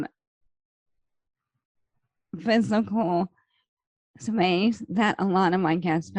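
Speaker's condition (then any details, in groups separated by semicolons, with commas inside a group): ALS; slow progressing form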